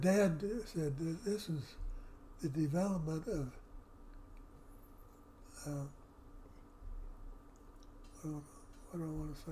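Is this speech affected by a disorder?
Yes: Parkinson's; affects voice.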